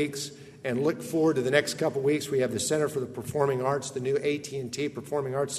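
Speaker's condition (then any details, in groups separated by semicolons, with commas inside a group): No condition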